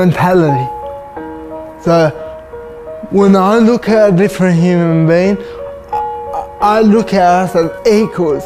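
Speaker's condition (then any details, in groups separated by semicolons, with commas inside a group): Cerebral palsy; from birth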